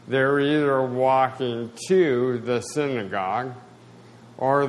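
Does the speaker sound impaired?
Yes: spasticity, mild.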